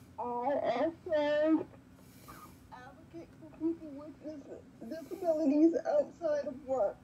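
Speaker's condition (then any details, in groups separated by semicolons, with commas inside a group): Quadriplegic cerebral palsy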